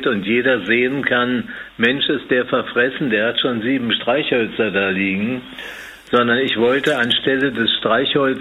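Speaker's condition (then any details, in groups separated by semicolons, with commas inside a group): Parkinson's disease; dismissed as stage fright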